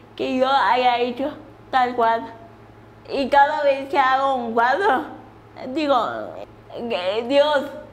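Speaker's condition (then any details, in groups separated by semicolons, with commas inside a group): Cerebral palsy; birth complication, uses wheelchair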